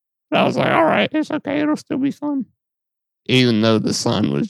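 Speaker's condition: Muscular dystrophy; lifelong

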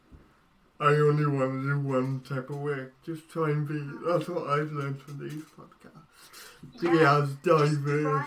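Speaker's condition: Cerebral palsy; brain damage at or around birth

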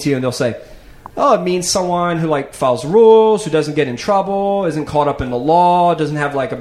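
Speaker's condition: No condition

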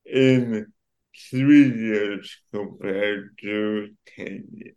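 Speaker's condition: Cerebral palsy; cerebral palsy from birth, affects speech and muscle movement

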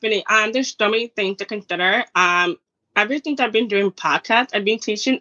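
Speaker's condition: Deafness, acquired at age 4 due to infection

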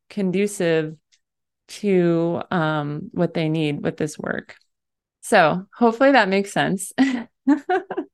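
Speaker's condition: No condition

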